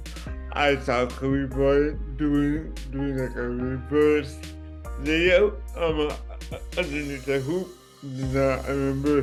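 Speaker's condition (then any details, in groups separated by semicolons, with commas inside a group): Cerebral palsy; from birth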